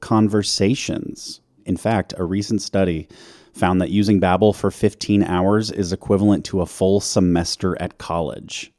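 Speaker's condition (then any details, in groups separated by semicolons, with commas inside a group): No condition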